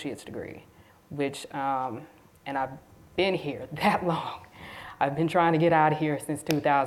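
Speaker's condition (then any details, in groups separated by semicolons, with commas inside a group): No condition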